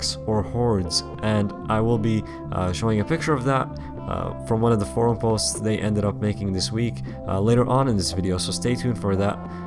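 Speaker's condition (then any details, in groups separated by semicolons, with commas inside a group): No condition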